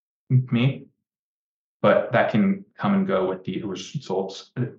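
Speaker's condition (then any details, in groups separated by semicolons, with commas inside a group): Stutter; onset in early childhood, worsened markedly at puberty, family history: uncle, cousin, grandfather, two younger brothers; mostly blocks, more severe than brother's, no stuttering when talking only to himself or reflexively; prolonged sounds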